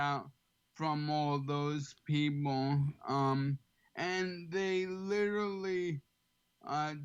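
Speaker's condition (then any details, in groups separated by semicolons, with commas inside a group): ALS; slightly slurred, has to slow down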